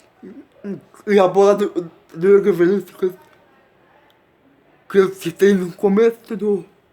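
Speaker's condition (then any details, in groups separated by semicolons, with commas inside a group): Cerebral palsy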